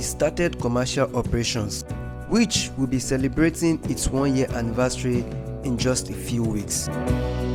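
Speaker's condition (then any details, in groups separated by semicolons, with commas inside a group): No condition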